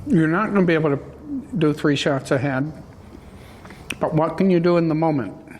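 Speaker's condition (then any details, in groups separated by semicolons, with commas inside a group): No condition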